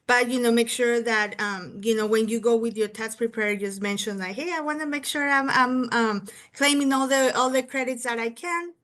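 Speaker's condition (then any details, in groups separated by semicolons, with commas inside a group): No condition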